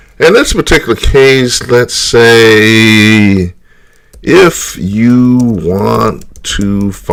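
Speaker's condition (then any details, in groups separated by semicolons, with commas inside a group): No condition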